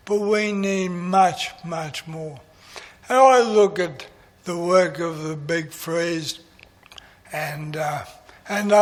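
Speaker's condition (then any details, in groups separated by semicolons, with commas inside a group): MND; voice is going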